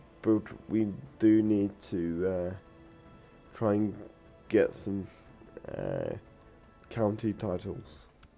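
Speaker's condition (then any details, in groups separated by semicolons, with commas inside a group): Cerebral palsy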